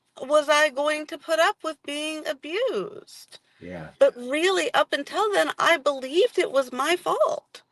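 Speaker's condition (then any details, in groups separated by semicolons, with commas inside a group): No condition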